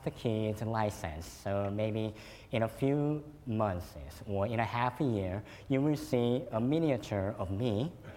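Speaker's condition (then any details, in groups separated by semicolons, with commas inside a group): Cleft lip and palate; fed formula and cow milk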